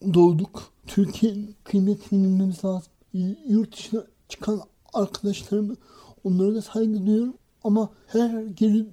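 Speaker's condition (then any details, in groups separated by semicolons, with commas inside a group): Cerebral palsy; hand tremor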